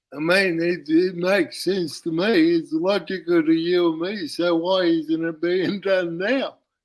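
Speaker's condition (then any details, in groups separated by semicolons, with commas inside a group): Cerebral palsy; uses wheelchair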